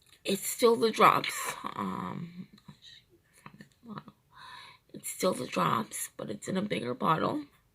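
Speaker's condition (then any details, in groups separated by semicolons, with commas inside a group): Cerebral palsy, triplegia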